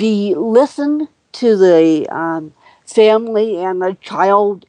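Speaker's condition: Cerebral palsy; uses walker since

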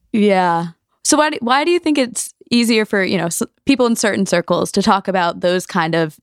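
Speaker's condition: No condition

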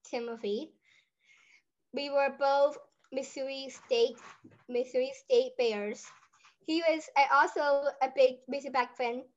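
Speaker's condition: Down syndrome; adult with Down syndrome

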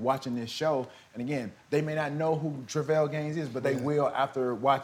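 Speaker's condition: No condition

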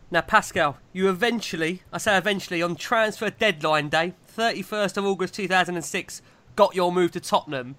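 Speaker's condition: No condition

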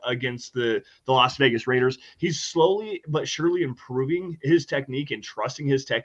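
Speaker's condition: No condition

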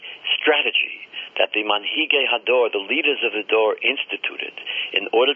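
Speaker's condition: No condition

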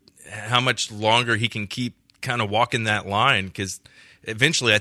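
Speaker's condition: No condition

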